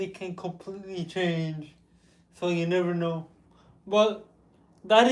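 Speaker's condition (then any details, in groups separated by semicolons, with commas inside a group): Cerebral palsy; with developmental delay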